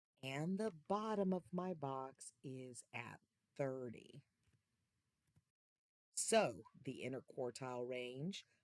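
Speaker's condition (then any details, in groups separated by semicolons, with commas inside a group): No condition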